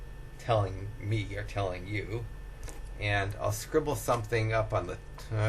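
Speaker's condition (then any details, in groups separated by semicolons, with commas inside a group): No condition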